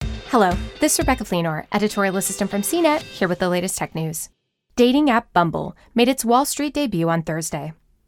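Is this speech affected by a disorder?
No.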